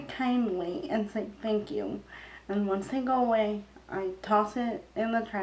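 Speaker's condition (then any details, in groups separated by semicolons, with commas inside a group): Cerebral palsy; wheelchair user, past surgeries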